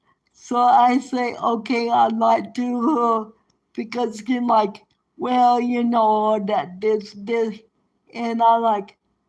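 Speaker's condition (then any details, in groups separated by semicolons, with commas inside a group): Cerebral palsy; present from birth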